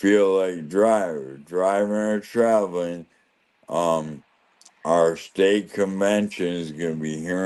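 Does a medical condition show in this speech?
Yes: ALS; losing ability to talk and swallow.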